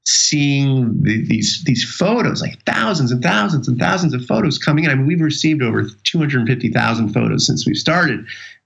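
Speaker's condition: No condition

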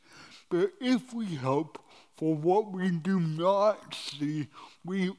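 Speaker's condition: Cerebral palsy

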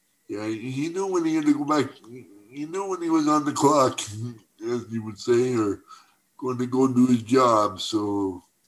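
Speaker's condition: Cerebral palsy; uses wheelchair for mobility

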